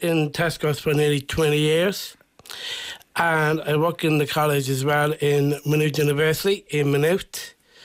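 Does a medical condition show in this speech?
Yes: Down syndrome; intellectual disability, acting from age eight at rayfields, then speech and drama training.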